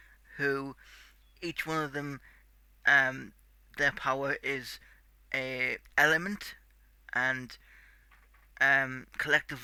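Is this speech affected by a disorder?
Yes: cerebral palsy; tight muscles.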